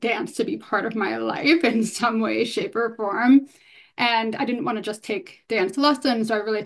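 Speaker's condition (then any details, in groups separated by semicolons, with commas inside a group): Hearing loss, bilateral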